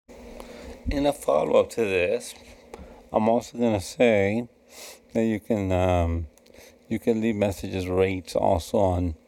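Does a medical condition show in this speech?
Yes: cerebral palsy; released from pediatric care, past therapy including occupational therapy; never needed speech therapy.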